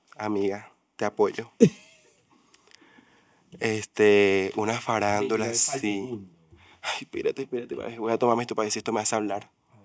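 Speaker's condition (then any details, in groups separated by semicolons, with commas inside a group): No condition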